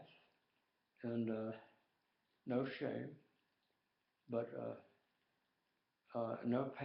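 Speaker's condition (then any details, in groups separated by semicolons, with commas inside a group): Tongue cancer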